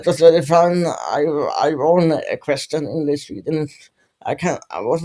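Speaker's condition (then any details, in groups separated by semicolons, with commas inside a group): Dystonia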